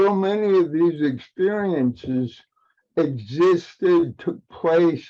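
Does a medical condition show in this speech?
Yes: cerebral palsy; aging adult, past 40.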